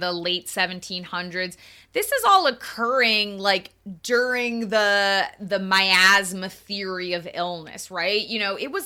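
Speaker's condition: No condition

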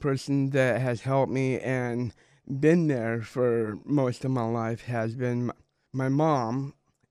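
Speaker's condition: Down syndrome

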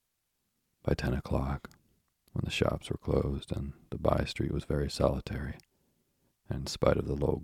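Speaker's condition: No condition

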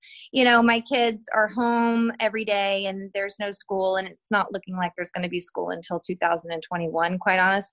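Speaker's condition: No condition

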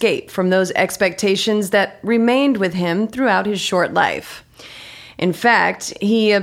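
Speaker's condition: No condition

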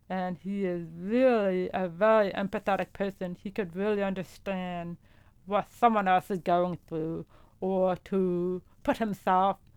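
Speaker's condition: Profound deafness; uses hearing aids

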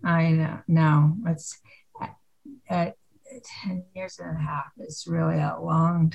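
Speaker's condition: Aphasia after stroke; two strokes one month apart, artery dissection blocking blood flow, symptoms came on slowly, ten and a half years ago; writing slow

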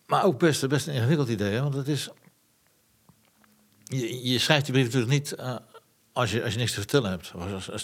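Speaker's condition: Parkinson's disease; speaks with difficulty, half purely Parkinson motor problem, emotional tearfulness partly from disease

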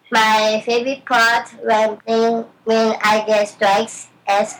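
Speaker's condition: Down syndrome; regular speech therapy, reading practices, public speaking and mc work to build confidence

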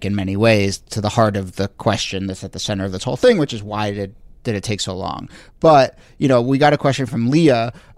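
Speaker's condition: No condition

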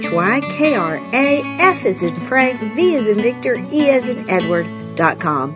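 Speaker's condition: No condition

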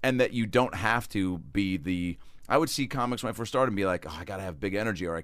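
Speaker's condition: No condition

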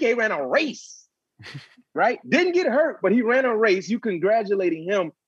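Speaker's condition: No condition

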